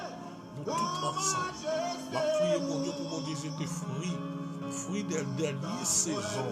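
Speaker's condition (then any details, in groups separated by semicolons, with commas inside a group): No condition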